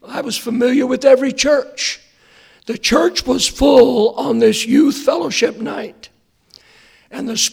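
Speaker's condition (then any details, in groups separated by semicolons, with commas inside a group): Hoarseness after vocal cord surgery; earlier doctor attributed voice problem to aging, second opinion sought; hard to hear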